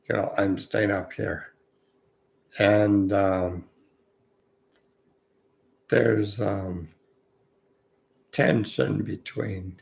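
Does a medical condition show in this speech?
Yes: multiple sclerosis.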